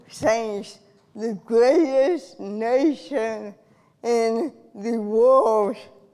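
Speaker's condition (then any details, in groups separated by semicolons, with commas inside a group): Cerebral palsy; from birth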